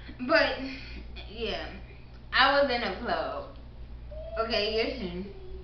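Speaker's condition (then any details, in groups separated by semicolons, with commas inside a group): Cerebral palsy; caused by birth stroke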